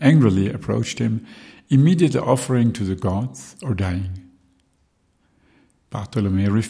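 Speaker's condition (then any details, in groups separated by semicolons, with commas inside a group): No condition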